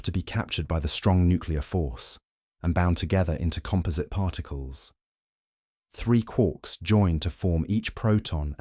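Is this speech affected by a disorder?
No.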